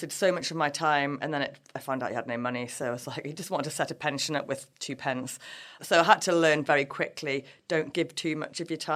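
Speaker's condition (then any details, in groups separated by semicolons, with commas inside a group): No condition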